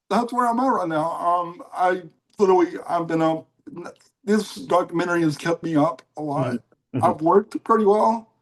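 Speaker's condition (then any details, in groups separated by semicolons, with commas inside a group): Cerebral palsy; mild case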